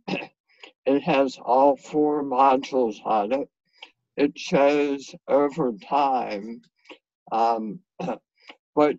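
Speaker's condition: Head and neck cancer surgery; resulting severe dysphagia, no normal meals since

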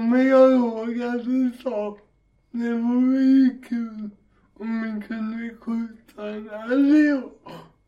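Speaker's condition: Cerebral palsy; walking difficulty

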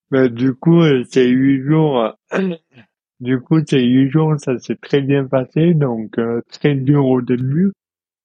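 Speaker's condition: Dystonia; neurological movement disorder, present since birth, rare, affects fine motor skills, judo from age three to offset motor troubles; speech difficulties

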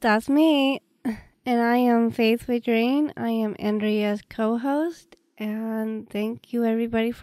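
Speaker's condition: Down syndrome; known since infancy

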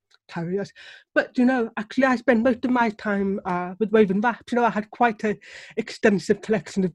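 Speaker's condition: Deafness; relies on lip reading

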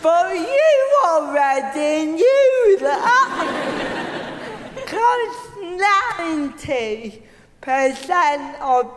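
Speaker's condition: Ataxic cerebral palsy; slow talker, takes long to say words, northern accent

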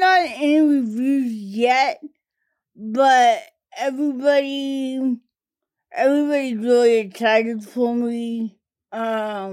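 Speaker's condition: Cerebral palsy; speech primarily affected

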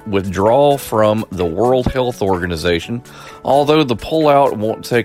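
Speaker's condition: No condition

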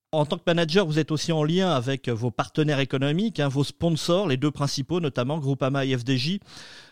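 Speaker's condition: No condition

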